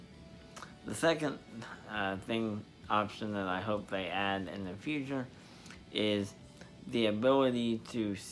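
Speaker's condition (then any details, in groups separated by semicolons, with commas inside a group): Cerebral palsy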